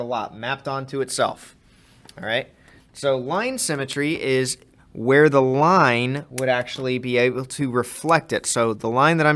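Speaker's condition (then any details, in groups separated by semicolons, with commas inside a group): No condition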